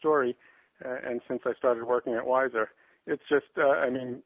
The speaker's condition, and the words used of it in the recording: No condition.